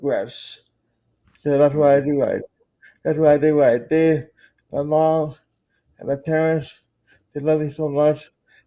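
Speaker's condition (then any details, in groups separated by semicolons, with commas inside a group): Cerebral palsy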